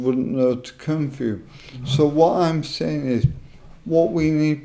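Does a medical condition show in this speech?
Yes: motor neuron disease; advanced motor neuron disease diagnosed in Dubai age 48 after year of misdiagnosis, muscle weakness; speech weakness, not brilliant but understandable, muscle machine on atrophy setting for voice box, still talking.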